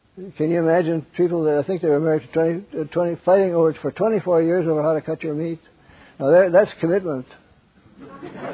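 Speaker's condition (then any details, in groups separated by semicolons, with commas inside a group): Parkinson's; wakes up around 3 am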